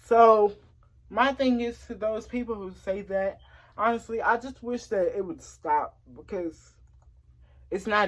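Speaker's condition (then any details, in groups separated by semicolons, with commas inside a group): Cerebral palsy; since early childhood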